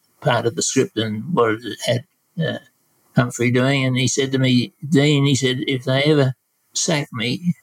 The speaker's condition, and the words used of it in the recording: Parkinson's disease. Don't worry, he's still as sharp as ever, but he does sound a bit different.